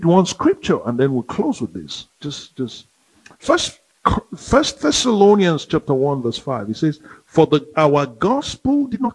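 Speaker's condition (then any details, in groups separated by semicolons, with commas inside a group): No condition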